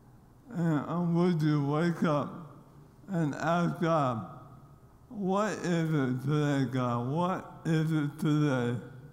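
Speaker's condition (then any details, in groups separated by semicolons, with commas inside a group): ALS; losing ability to speak clearly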